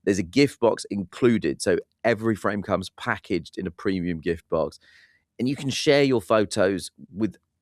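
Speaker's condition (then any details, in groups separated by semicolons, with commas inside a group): No condition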